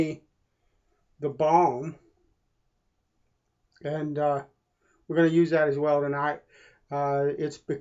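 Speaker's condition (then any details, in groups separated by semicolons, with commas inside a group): No condition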